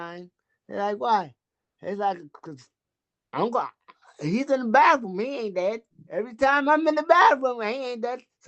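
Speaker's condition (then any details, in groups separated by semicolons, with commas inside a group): Cerebral palsy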